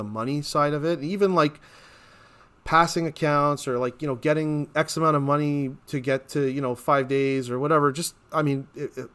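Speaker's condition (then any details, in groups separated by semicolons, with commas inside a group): No condition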